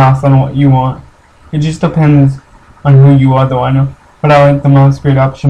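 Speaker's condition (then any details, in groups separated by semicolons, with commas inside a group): Cerebral palsy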